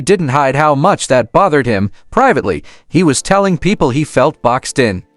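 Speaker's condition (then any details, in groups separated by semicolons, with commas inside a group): No condition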